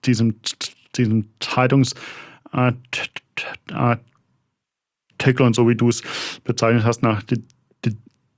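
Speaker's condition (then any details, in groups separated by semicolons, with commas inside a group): Stuttering; blocks, block right on announcing own stuttering; repeated sounds, repeated words, prolonged sounds, blocks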